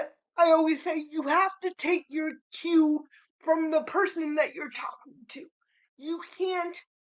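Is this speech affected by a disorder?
Yes: cerebral palsy; spastic cerebral palsy.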